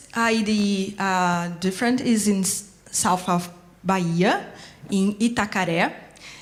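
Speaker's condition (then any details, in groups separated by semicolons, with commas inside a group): No condition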